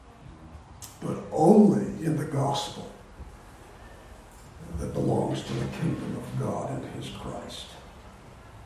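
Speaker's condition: Voice disorder; not contagious

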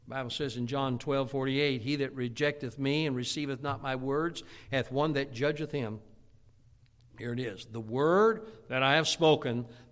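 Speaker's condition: No condition

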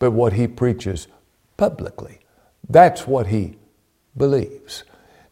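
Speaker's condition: No condition

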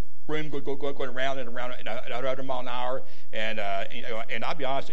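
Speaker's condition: Stuttering; stutter as usual way of talking, recent neck surgery; throat may get scratchy during talk, Halls lozenges at hand; worse when unwell, mistaken for stroke by Life Squad paramedics; repeated sounds

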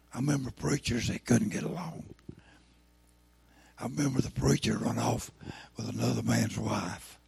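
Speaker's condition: Throat cancer, lost vocal cord

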